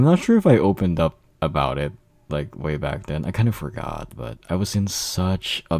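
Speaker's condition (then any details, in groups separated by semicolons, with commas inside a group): No condition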